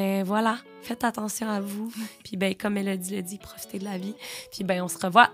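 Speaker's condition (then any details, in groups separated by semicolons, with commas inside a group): No condition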